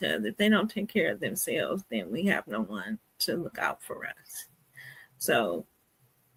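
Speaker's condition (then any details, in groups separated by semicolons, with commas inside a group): Cerebral palsy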